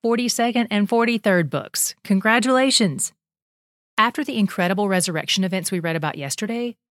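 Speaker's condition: No condition

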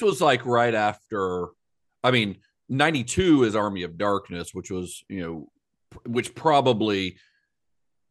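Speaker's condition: No condition

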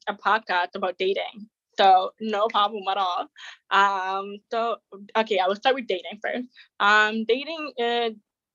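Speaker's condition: Deafness; has a disability

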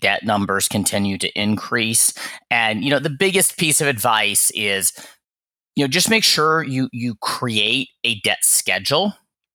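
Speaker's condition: No condition

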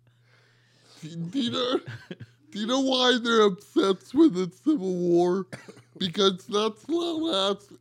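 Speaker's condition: Cerebral palsy; wheelchair user

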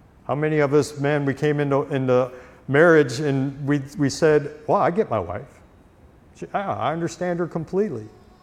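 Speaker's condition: No condition

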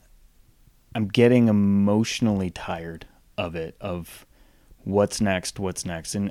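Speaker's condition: No condition

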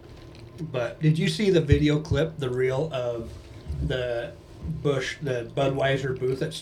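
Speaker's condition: No condition

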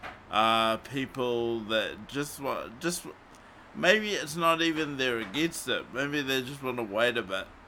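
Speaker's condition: Cerebral palsy; morphine not allowed after it

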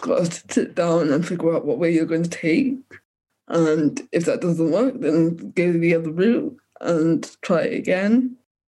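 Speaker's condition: Cerebral palsy; tight tense muscles

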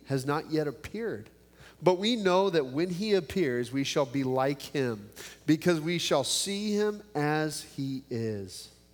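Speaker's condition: No condition

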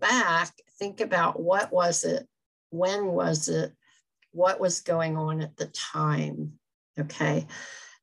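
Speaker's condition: Cleft palate; congenital, extremely severe

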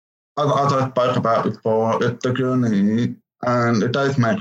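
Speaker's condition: Profound deafness; congenital profound deafness, born deaf

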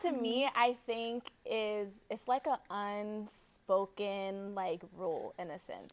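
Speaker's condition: No condition

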